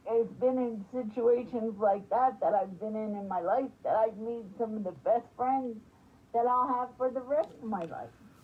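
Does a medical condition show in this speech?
Yes: spastic quadriplegic cerebral palsy.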